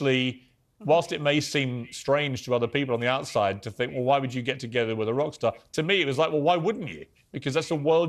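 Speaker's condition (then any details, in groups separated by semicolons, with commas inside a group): No condition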